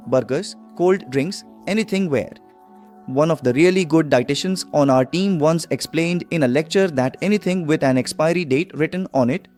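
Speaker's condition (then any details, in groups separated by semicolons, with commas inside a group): No condition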